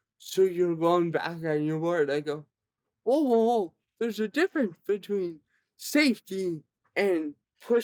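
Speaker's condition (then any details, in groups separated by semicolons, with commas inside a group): Cerebral palsy; present from birth, severe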